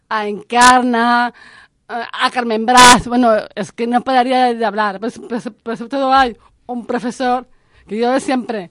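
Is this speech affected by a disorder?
Yes: Down syndrome; intellectual disability.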